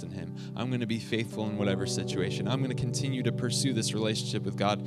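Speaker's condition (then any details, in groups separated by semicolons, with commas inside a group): No condition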